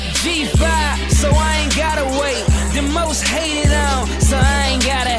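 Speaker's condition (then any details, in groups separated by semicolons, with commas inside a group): No condition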